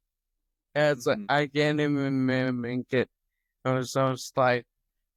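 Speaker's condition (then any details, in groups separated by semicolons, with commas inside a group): Toxic leukoencephalopathy, locked-in syndrome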